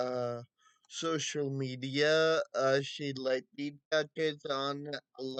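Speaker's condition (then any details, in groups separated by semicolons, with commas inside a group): Friedreich's ataxia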